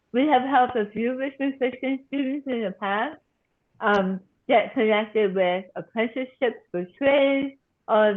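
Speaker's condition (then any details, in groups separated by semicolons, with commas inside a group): Tongue cancer surgery and reconstruction; cancer about one year ago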